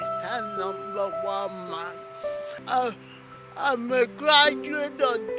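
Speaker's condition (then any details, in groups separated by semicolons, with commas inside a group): Cerebral palsy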